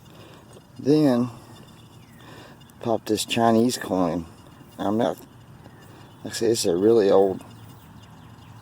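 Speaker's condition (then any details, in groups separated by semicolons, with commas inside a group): No condition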